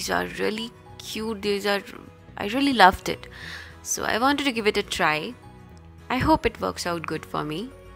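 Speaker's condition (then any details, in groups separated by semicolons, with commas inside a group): No condition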